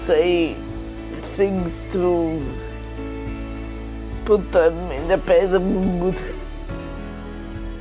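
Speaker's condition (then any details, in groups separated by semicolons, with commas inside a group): Multiple sclerosis; may be slower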